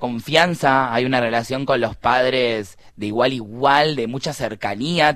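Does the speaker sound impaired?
No.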